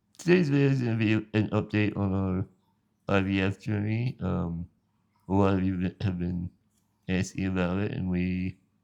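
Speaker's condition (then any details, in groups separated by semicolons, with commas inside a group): Spinal muscular atrophy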